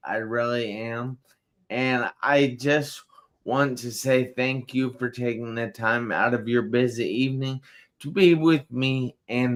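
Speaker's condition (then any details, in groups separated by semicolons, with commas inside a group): Traumatic brain injury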